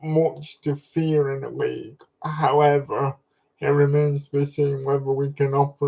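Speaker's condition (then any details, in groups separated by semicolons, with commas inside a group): Cerebral palsy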